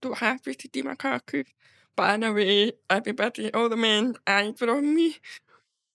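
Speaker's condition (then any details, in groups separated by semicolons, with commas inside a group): Deafness; hearing loss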